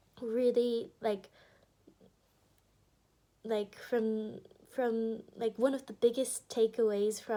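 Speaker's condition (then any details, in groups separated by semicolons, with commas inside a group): No condition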